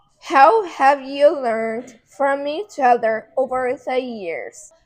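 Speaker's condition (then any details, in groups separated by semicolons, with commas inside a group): Cerebral palsy; affects muscles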